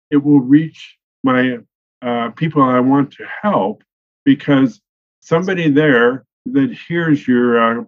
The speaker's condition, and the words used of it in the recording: Aphasia. I just have an expressive aphasia, which basically doesn't mean I don't know.